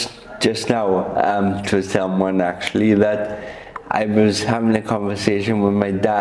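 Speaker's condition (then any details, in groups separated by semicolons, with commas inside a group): Cerebral palsy; quadriplegic form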